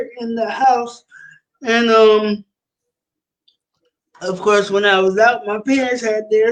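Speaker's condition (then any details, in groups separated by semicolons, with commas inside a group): Cerebral palsy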